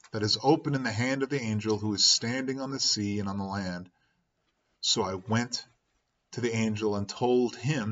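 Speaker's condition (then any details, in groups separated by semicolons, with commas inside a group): No condition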